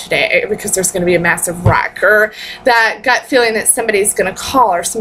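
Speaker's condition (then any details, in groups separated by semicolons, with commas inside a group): No condition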